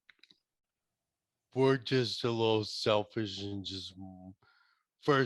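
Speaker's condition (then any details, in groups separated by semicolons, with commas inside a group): ALS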